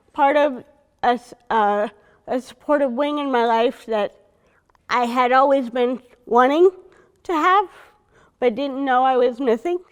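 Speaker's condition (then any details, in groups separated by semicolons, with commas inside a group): Cerebral palsy; present from birth; moderate to severe hearing loss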